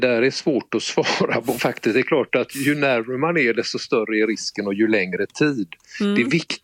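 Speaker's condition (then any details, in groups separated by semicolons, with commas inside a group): No condition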